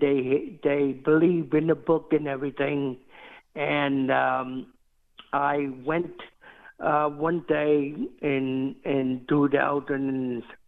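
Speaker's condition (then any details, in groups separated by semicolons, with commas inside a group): Cerebral palsy; walks independently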